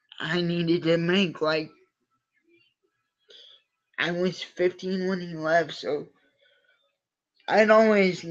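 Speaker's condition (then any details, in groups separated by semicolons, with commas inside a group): Cerebral palsy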